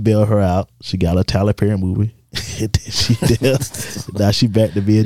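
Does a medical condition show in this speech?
No.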